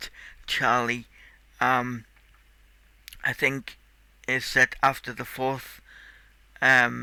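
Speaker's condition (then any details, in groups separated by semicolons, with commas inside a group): Cerebral palsy; tight muscles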